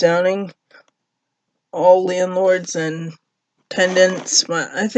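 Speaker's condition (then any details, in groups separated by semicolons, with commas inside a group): Cerebral palsy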